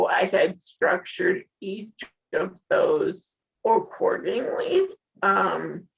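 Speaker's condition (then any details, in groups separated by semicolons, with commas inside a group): Spinal muscular atrophy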